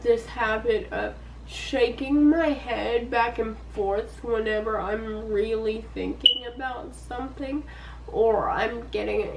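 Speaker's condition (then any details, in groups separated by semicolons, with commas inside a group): Cerebral palsy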